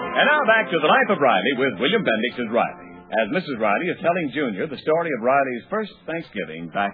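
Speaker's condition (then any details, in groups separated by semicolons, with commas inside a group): No condition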